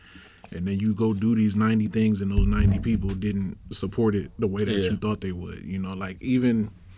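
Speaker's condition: No condition

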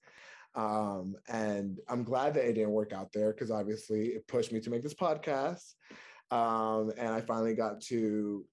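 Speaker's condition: No condition

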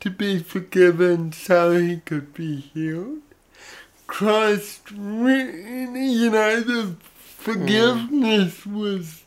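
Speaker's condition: Cerebral palsy; odd sort of voice

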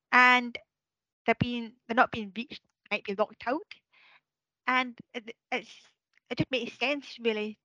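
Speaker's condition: Deafness; attends audiology appointments, uses communication support workers to follow conversations

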